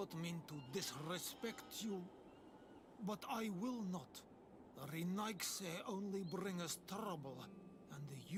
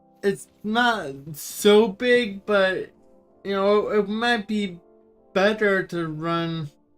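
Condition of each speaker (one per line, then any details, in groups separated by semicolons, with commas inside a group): No condition
Cerebral palsy; wheelchair user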